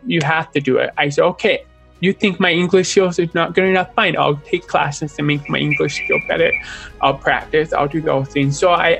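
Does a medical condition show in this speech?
Yes: deafness; born deaf both ears, implant at 13, speech therapy ages 2-3 to 10-11, redone after implant; speech okay, still has accent; struggles with speaking, no full sentences until age five, sign language learned later.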